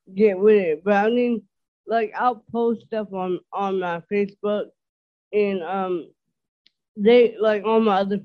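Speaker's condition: Dysarthria; understandable

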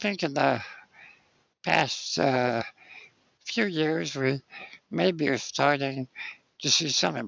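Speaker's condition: Spinal muscular atrophy; lifelong wheelchair use

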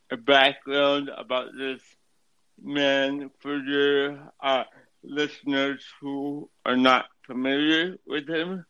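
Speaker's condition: Cerebral palsy; affects speech

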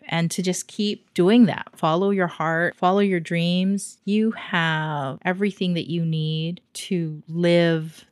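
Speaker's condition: No condition

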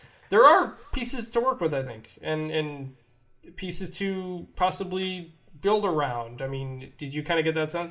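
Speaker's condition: No condition

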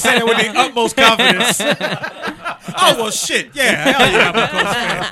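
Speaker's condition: No condition

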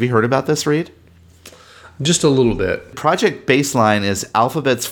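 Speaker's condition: No condition

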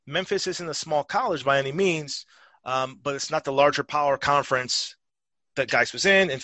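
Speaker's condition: No condition

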